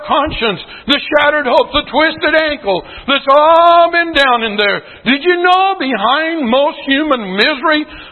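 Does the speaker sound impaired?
No.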